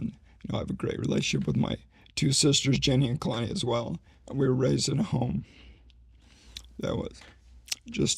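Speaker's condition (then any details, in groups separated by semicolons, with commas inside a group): ALS; needs voice rest during conversation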